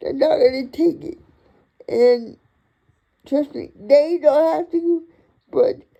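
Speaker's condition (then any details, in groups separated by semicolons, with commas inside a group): Cerebral palsy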